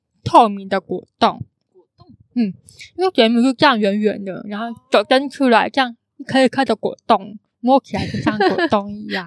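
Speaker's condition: Congenital hearing impairment, congenital cochlear underdevelopment; cochlea missing one turn

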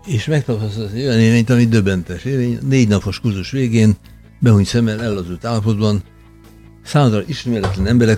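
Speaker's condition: Parkinson's disease

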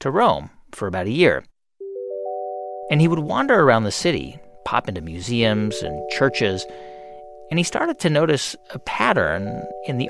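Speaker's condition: No condition

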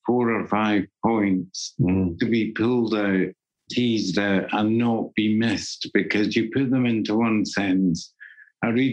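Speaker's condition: Parkinson's disease; deep brain stimulation surgery, two brain implants with controller, lifelong essential tremor, diagnosis took about 15 months; voice going, can no longer sing or do theatre

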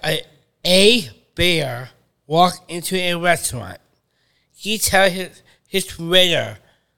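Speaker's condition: Down syndrome

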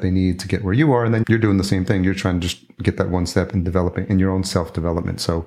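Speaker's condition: No condition

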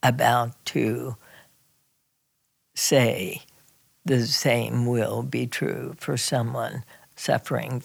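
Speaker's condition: Spasmodic dysphonia; in Portland

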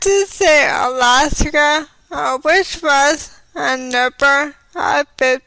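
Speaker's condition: ALS; diagnosed at about age 33, quickly progressed to walking with cane, recumbent three-wheel trike pedaled with feet; over 8 years since diagnosis

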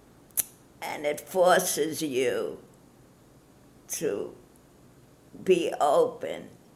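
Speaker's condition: Parkinson's disease; followed own path

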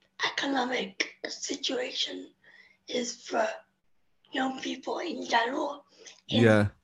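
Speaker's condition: Spastic quadriplegic cerebral palsy

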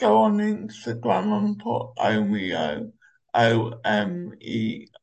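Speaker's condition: Cerebral palsy; uses Omeo wheelchair

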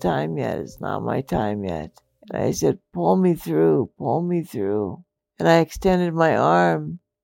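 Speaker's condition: Multiple system atrophy; must consciously blink

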